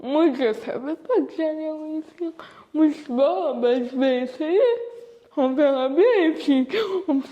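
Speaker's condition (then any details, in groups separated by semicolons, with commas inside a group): Cerebral palsy; from birth, uses wheelchair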